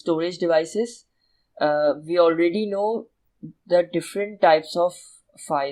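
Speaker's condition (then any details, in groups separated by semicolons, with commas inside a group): No condition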